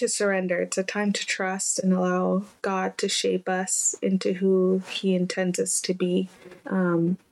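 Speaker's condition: No condition

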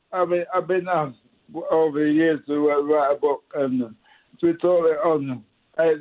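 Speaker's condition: Motor neuron disease; diagnosed 2017; about 3 years since diagnosis

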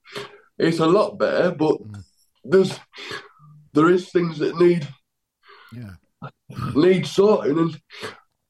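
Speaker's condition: Cerebral palsy; cannot walk

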